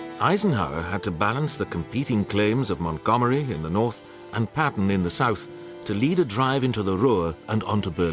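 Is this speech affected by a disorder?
No.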